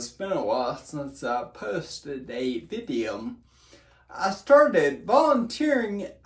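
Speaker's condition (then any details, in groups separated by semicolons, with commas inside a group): Brain injury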